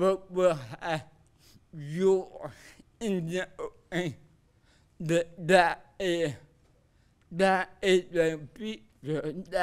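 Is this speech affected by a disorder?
Yes: cerebral palsy.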